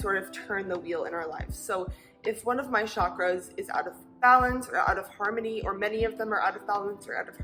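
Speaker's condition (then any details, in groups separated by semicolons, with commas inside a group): No condition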